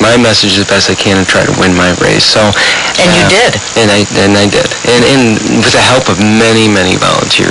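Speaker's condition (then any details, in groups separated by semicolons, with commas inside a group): No condition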